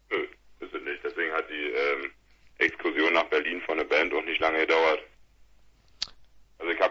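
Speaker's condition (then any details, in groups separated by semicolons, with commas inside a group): No condition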